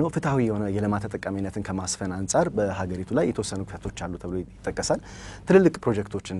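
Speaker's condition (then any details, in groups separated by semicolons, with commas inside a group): No condition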